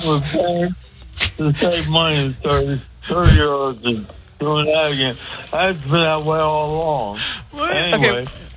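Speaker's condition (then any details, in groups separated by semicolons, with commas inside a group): Speech impediment; hard to hear on phone, host asks caller to get closer to phone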